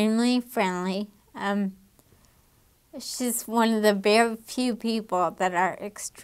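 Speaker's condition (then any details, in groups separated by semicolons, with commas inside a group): Damaged diaphragm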